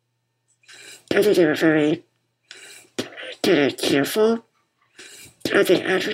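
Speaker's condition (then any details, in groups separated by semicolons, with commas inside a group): Muscular dystrophy; form of muscular dystrophy diagnosed as toddler, wheelchair user, relies on others for most daily activities; wears bipap machine to help breathe during conversation; bipap machine audible throughout conversation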